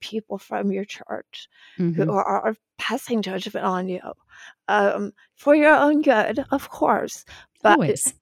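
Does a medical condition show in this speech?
Yes: spasmodic dysphonia; vocal cord disorder, diagnosed after praying for normal voice, repeated Botox injections silenced voice; voice may sound like glitching audio, shaky, likened to NPR host Diane Rehm.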